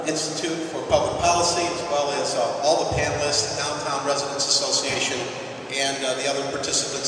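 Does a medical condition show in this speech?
No.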